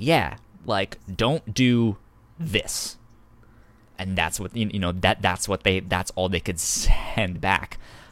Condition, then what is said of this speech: Stuttering. Yeah, like, you, like, it's like, cause like, I stutter when I talk.